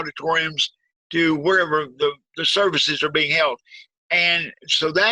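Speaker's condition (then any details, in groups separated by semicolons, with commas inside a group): Cerebral palsy, severe; quadriplegic, wheelchair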